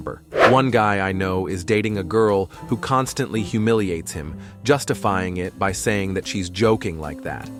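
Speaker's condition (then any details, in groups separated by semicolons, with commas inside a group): No condition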